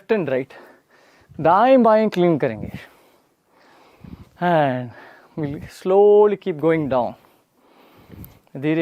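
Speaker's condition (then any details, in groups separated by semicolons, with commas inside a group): No condition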